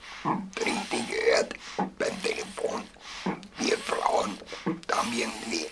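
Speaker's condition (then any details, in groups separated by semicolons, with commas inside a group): Laryngectomy, esophageal speech; larynx removed by operation; natural voice lost, relearned speaking with logopedist from about four weeks post-op, esophageal air speech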